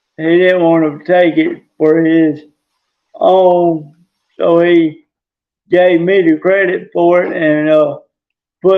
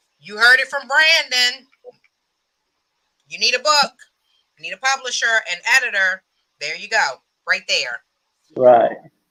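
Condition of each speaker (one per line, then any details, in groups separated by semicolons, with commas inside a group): Traumatic brain injury; car wreck, affects walking, relearned everything through therapy; injured at age 7; possibly affected, some delay getting words out
No condition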